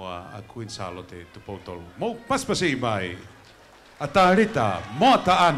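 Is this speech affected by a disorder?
No.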